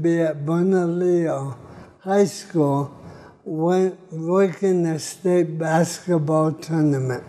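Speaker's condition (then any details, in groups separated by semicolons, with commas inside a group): ALS (Lou Gehrig's disease)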